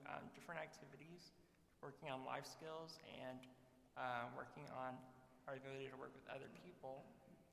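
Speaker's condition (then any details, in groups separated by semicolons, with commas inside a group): Muscular dystrophy; muscular dystrophy diagnosed at age 5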